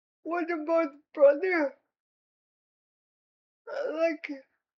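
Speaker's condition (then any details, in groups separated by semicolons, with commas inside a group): Cerebral palsy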